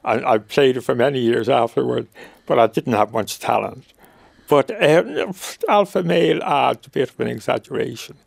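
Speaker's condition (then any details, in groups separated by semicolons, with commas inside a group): Motor neuron disease; wheelchair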